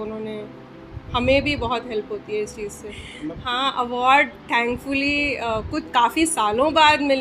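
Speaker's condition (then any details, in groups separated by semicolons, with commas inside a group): No condition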